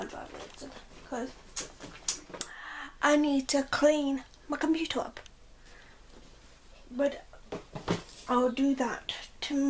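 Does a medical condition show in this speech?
Yes: cerebral palsy.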